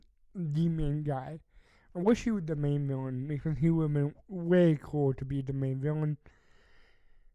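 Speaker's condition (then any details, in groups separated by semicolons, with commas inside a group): Cerebral palsy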